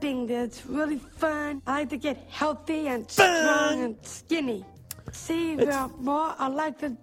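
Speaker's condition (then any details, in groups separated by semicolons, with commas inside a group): Down syndrome; tongue seemingly stuck or frozen while speaking, difficulty moving tongue, 140 misheard as 101 or 130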